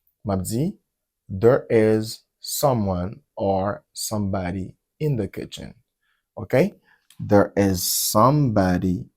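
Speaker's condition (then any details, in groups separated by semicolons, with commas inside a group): No condition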